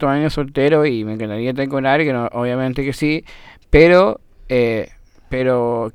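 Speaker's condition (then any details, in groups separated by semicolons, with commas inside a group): Down syndrome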